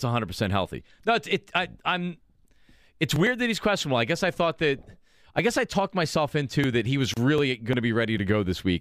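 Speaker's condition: No condition

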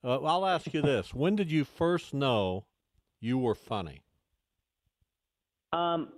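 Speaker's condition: No condition

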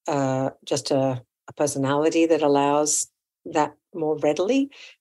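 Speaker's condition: No condition

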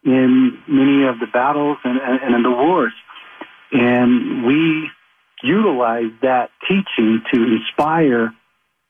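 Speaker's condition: No condition

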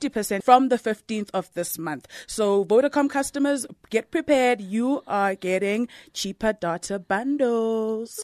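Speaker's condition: No condition

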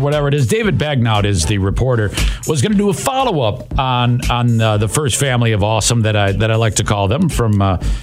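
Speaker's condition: No condition

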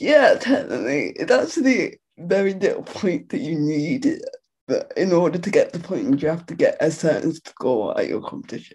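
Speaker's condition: Quadriplegic cerebral palsy; physiotherapy, riding at local RDA recommended by physiotherapist, riding gives temporary relief

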